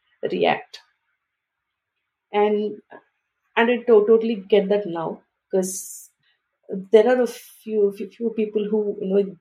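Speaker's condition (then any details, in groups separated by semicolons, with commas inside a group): Stuttering; stuttering since about age 3, grew up in India speaking Telugu, English and Hindi; variable, some days fluent even in stand-up meetings, other days hard to get words out; blocks and pauses, hard syllables and phonics trigger blocks, nervous in groups; repeated sounds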